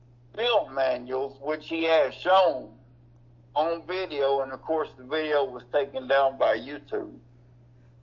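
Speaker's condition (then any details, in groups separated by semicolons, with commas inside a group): Cerebral palsy; reports being back on feet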